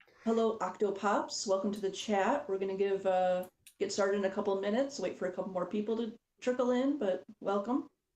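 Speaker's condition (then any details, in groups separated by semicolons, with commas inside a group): No condition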